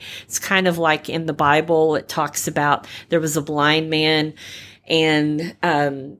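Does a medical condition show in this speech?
Yes: repaired cleft palate, cleft palate without cleft lip; congenital cleft, roof of mouth only, single repair by plastic surgeon at about 9 months; uses voice for radio hosting, singing and public speaking.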